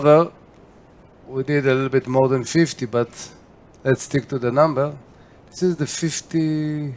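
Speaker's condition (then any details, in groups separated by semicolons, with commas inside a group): No condition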